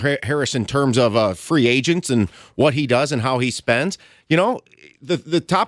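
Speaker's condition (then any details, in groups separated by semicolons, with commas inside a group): No condition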